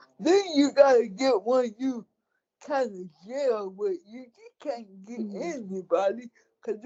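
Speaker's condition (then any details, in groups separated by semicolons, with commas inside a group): Cerebral palsy; speech affected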